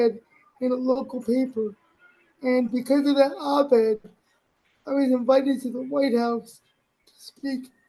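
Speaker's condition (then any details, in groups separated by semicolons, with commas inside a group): Cerebral palsy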